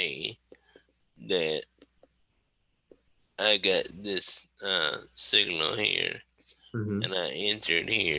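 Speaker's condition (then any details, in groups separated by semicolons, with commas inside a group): Cerebral palsy; wheelchair user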